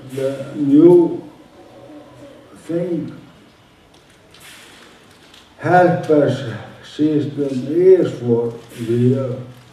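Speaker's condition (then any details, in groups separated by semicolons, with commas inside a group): Motor neuron disease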